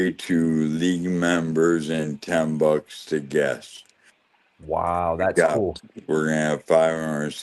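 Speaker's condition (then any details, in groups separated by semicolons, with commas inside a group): ALS; losing speech and swallowing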